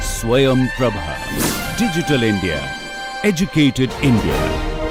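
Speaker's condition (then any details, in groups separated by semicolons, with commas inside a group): No condition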